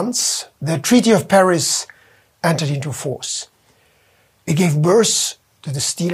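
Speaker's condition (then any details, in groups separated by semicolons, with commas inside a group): No condition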